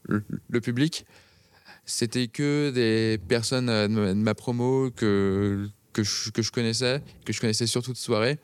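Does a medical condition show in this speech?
Yes: stuttering; severe blocking until end of high school and start of preparatory classes; ongoing stutter, still a challenge; formerly unable to say two words in a row, now frequent word repetitions and fillers; here repeated words, prolonged sounds.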